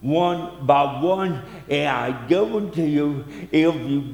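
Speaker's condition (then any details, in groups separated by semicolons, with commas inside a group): Cerebral palsy; speech impediment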